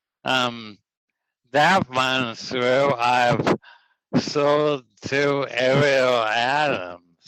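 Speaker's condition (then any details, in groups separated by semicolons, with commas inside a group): ALS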